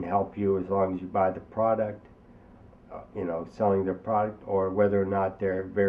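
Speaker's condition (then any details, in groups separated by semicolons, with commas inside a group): ALS; onset in arms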